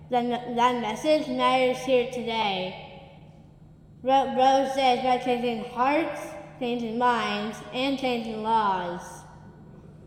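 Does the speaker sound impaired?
Yes: Down syndrome; suspected prenatally, present from birth, petite stature, occupational and physical therapy from infancy; speech therapy from infancy, answered audition questions with clarity at age 6.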